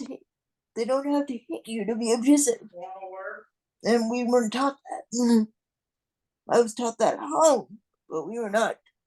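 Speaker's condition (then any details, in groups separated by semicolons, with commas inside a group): Cerebral palsy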